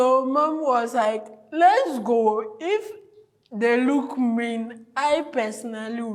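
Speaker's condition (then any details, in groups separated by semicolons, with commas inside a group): Cerebral palsy; from birth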